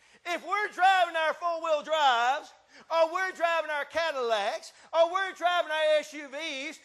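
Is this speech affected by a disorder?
No.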